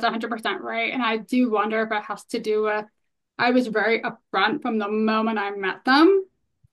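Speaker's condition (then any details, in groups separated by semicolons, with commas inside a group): Hearing loss, bilateral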